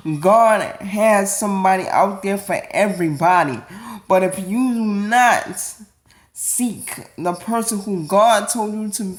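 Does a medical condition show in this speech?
Yes: cerebral palsy; atypical speech.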